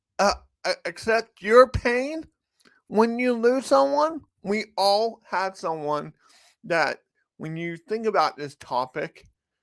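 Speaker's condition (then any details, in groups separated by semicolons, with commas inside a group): Cerebral palsy; from birth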